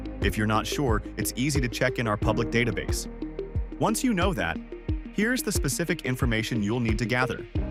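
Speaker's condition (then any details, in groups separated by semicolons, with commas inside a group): No condition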